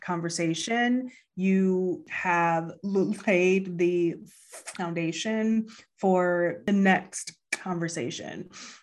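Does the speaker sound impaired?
Yes: stuttering; lifelong stutter since grade school, past speech therapy, public speaking since 2014 as fear exposure; public speaking for about 5 years, taken up to face fear of talking; fluency varies day to day, some days very fluent, others not, worries about being understood; here prolonged sounds.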